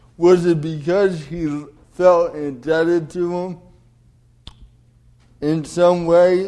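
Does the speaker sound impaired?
Yes: cerebral palsy; delayed development.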